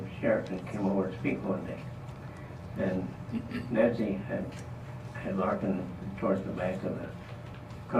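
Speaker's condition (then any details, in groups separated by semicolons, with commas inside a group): Parkinson's disease; trouble talking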